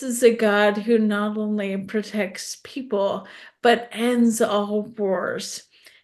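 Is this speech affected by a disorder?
Yes: ALS; repeated falls on walks from about two years ago.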